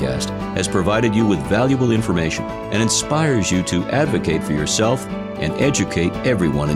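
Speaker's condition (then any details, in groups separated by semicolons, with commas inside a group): No condition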